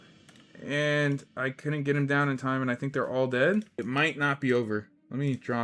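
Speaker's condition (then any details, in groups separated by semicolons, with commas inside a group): No condition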